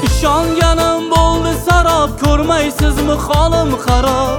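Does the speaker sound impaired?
No.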